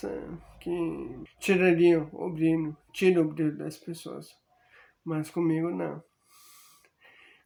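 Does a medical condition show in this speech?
Yes: amyotrophic lateral sclerosis.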